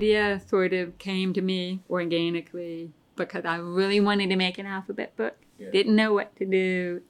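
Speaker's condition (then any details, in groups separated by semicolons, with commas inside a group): Deafness; pretty bad tinnitus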